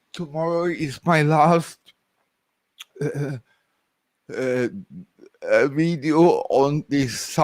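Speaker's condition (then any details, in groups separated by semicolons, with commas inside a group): Cerebral palsy, severe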